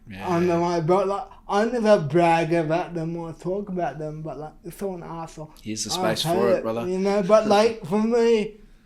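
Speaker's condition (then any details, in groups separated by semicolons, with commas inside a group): Cerebral palsy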